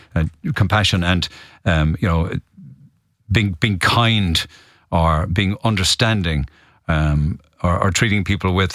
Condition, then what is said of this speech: None; typical speech.